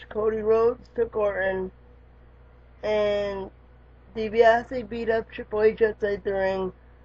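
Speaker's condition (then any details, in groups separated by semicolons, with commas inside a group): Cerebral palsy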